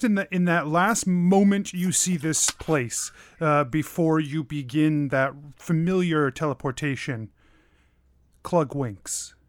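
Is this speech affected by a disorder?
No.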